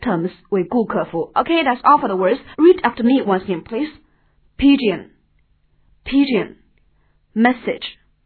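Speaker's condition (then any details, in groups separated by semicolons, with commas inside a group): No condition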